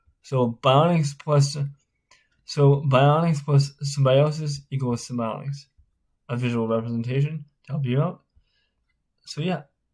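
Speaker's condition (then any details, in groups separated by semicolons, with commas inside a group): Spastic cerebral palsy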